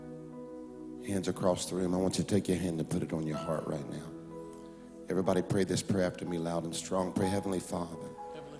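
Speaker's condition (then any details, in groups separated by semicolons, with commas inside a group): No condition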